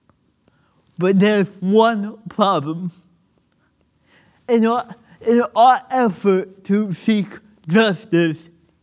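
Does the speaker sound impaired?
Yes: cerebral palsy; speaking a little difficult, more difficult when nervous, listeners may need to rewind.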